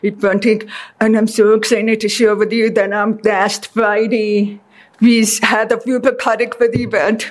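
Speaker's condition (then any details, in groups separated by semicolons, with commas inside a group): Deafness; deaf since childhood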